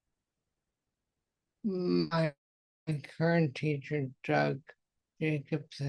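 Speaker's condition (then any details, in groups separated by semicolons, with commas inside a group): Multiple sclerosis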